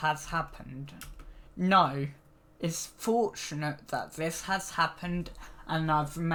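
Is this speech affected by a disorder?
Yes: cerebral palsy; needs frequent rest.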